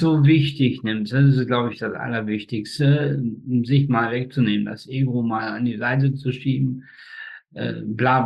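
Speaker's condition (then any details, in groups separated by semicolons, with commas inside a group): Spastic tetraparesis, spastic quadriplegia; slightly hoarse from many speeches, runs half marathons, practises piano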